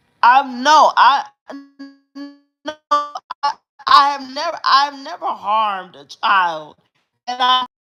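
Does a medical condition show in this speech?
Yes: cerebral palsy.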